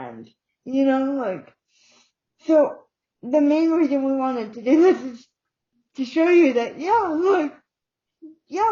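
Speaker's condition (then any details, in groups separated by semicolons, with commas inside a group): Cerebral palsy; uses wheelchair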